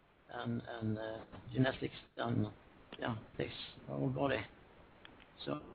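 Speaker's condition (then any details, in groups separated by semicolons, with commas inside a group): Parkinson's disease; Parkinson's 21 years, levodopa, anti-reaction medicine from year 15 halved intake, Lars-Erik Unestål mental training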